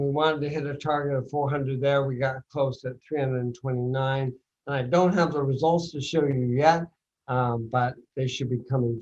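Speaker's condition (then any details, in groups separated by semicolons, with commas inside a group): Bulbar onset ALS, mild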